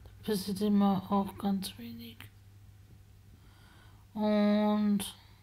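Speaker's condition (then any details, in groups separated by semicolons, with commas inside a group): Spasticity from birth; multiple sclerosis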